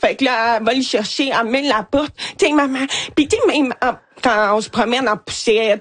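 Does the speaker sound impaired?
Yes: hearing loss, cochlear implant; deaf, hard of hearing, hears nothing without implant; implant removed at night, hard to tell who is speaking, sometimes struggles to understand children.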